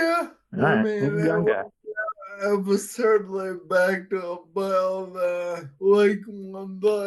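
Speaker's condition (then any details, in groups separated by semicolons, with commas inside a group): Friedreich's ataxia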